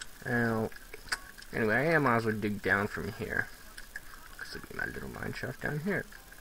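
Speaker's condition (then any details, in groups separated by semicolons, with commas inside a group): No condition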